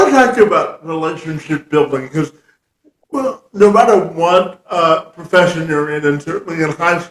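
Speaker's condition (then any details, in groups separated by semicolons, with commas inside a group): Cerebral palsy; from birth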